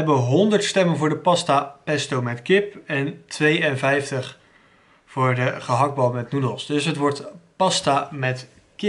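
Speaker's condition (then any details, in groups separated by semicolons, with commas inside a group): No condition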